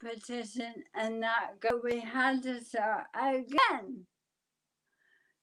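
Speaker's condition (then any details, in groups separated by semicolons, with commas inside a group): ALS; speech affected but still understandable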